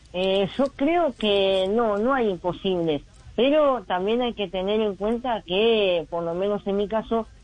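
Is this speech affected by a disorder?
Yes: cleft lip; congenital, some teeth affected; lip reportedly not yet corrected; nasal pronunciation, voice does not come out normally, difficulty speaking normally, noticeable on broadcasts.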